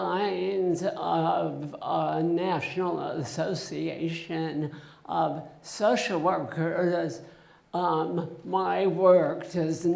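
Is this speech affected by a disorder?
Yes: essential tremor.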